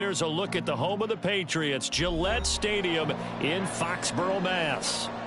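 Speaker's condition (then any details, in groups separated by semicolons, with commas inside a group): No condition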